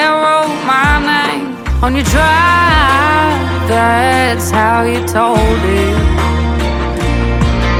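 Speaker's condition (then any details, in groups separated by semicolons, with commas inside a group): No condition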